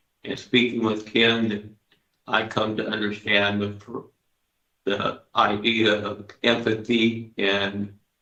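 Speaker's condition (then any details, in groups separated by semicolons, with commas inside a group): Parkinson's disease; medication controls tremors, working less well this morning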